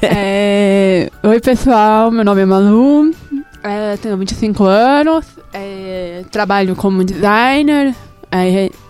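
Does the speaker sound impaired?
Yes: deafness; oral deaf, profound loss left ear, severe loss right ear, hearing aid one side only, other side little benefit; speech therapy almost whole life, cannot make phone calls.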